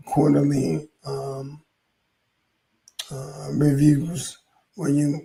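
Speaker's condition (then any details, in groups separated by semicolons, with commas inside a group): ALS; hoarse voice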